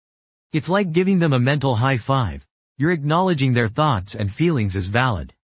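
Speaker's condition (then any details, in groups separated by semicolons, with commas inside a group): No condition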